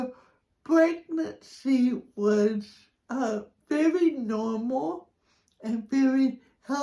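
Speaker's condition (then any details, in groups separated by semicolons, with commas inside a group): Cerebral palsy; from birth, delivery complications, shaky; age 67, childhood physical therapy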